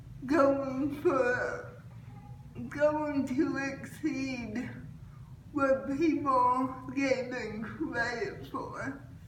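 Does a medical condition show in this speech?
Yes: cerebral palsy.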